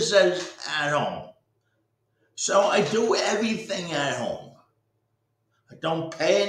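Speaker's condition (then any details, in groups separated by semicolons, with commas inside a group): Cerebral palsy; speech may sound drunk, voice systems fail to understand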